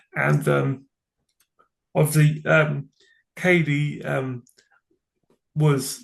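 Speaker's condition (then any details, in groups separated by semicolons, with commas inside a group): Cerebral palsy; from birth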